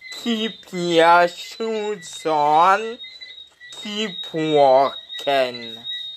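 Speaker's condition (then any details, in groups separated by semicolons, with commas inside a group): Speech impediment; no speech therapy yet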